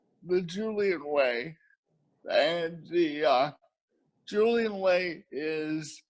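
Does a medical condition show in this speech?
Yes: cerebral palsy.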